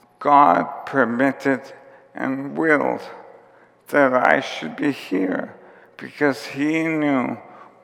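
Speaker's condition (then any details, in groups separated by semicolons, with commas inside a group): ALS; onset with tiredness and clumsiness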